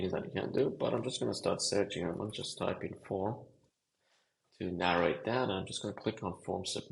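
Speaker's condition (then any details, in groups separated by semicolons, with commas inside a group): No condition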